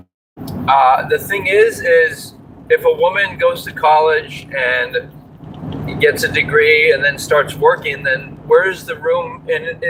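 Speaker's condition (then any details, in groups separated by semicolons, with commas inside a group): No condition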